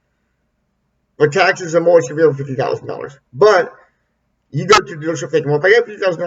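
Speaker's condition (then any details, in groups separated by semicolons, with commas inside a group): No condition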